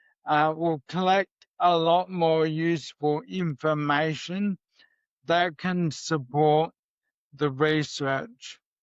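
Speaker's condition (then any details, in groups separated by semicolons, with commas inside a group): MND; voice may sound shaky from clonus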